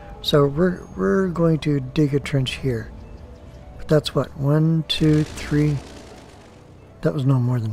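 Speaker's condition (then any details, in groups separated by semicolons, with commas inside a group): No condition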